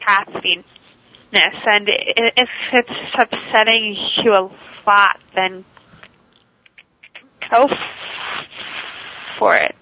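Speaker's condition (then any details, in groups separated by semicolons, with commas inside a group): Stuttering; very severe third grade, worse high school, speakeasy from Dr. John Haskell, speech therapy helped core; moderate, occasional speakeasy in-ear delayed auditory feedback device, not worn on show; device cuts stuttering about 95%, still stutters at sentence onset, worse around unfamiliar people, sometimes avoids talking; repeated sounds, prolonged sounds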